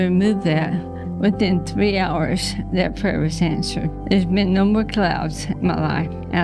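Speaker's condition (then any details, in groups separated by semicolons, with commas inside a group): ALS; voice problems began 3 years ago, worsening; voice problems, cannot sing, lacks energy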